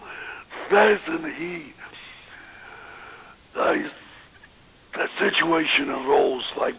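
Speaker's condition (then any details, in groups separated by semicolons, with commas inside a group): Voice box damage after neck operation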